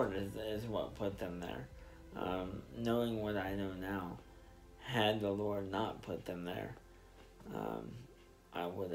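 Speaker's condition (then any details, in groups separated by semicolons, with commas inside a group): Spastic diplegia cerebral palsy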